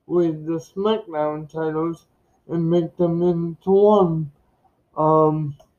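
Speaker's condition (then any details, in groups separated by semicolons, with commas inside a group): Cerebral palsy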